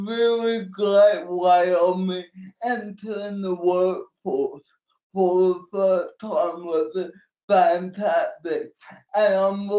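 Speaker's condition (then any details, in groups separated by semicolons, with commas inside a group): Cerebral palsy; since birth, physical disability only, manual wheelchair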